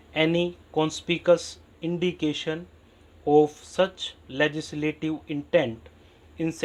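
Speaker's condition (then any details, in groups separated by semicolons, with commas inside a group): No condition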